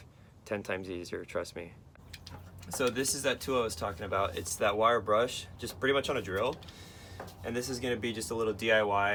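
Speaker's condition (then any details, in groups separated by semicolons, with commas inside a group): No condition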